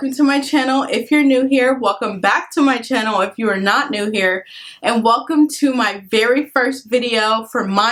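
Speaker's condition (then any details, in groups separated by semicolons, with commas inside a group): No condition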